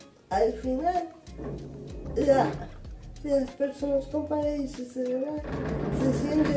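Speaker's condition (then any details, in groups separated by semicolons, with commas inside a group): Cerebral palsy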